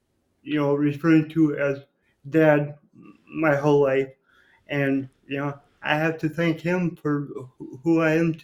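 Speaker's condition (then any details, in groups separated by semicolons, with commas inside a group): Cerebral palsy; repeat surgery expected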